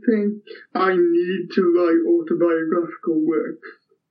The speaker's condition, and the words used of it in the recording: Cerebral palsy. Affects the way I walk, it affects my speech and my swallowing, and my balance and those sorts of things.